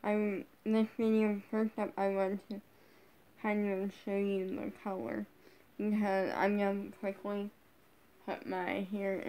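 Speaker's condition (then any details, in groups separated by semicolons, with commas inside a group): Brain injury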